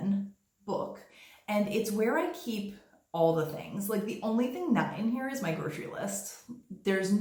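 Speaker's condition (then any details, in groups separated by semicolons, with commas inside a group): No condition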